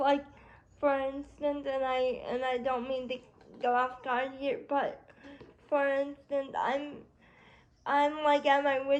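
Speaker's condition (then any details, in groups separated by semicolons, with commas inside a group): Cerebral palsy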